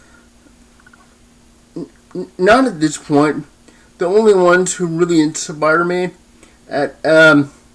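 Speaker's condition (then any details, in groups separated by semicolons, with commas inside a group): Cerebral palsy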